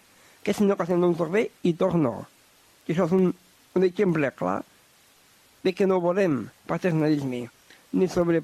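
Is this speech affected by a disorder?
Yes: Down syndrome; extra chromosome, different learning pace.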